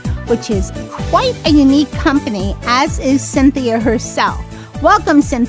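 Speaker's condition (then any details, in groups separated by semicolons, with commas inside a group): No condition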